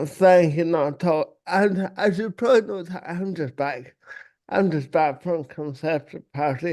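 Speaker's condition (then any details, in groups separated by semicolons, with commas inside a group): Cerebral palsy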